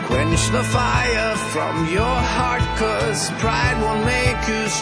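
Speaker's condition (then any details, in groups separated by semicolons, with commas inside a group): No condition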